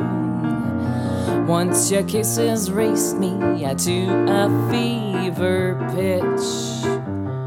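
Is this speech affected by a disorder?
No.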